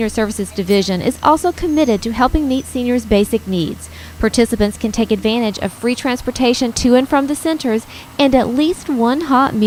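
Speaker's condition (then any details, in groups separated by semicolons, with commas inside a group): No condition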